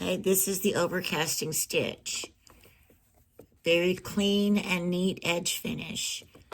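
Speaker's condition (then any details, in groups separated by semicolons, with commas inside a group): No condition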